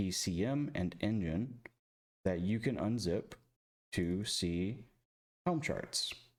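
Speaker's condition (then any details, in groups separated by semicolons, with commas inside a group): No condition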